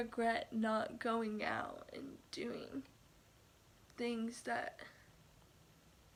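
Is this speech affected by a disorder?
Yes: cerebral palsy.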